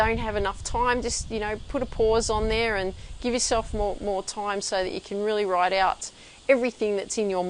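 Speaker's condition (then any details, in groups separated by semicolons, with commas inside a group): No condition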